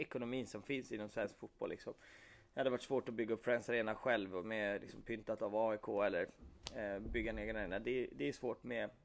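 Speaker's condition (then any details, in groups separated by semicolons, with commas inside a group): No condition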